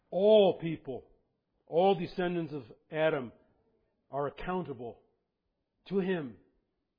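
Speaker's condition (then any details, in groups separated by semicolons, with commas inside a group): No condition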